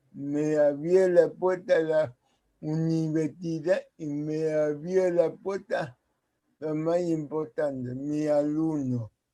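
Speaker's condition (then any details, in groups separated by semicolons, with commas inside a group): Cerebral palsy; speaks as if with potato in mouth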